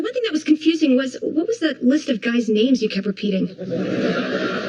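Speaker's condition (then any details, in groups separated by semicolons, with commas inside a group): No condition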